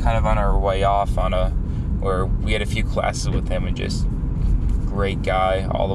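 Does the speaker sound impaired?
No.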